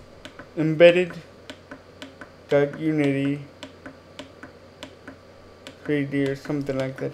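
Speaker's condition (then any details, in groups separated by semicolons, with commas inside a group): Cerebral palsy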